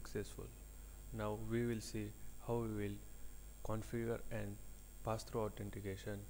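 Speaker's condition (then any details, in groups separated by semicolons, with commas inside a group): No condition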